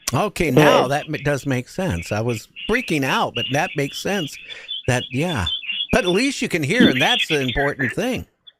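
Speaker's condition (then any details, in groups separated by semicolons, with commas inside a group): No condition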